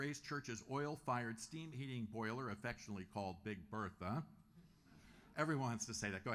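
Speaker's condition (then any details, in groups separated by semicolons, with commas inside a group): No condition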